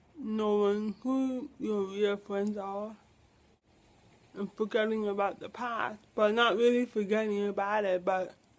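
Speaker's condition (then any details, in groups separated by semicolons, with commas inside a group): Cerebral palsy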